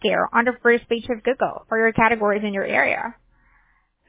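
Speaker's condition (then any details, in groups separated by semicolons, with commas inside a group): No condition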